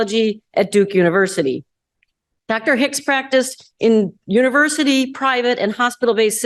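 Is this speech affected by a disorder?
No.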